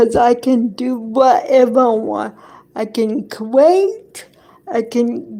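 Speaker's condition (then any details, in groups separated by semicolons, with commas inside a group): Cerebral palsy; affects hand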